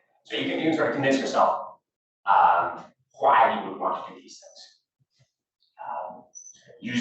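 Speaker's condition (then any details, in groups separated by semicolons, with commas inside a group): No condition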